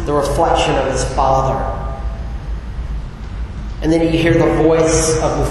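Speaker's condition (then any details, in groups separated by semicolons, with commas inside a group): No condition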